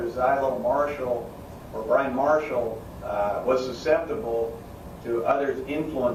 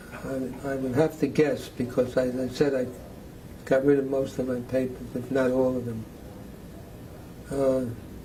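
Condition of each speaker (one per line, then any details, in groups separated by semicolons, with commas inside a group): No condition
Parkinson's disease; needs to keep voice level up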